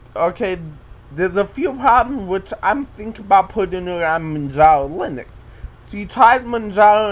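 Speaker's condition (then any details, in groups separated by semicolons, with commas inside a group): Cerebral palsy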